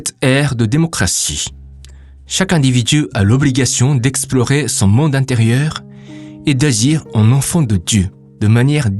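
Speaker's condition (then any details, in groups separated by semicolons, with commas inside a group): No condition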